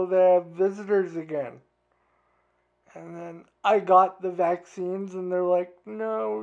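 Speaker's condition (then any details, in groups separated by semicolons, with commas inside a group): Cerebral palsy; from birth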